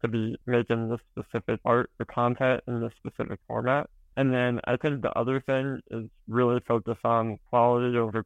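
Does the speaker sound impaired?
Yes: spinal muscular atrophy.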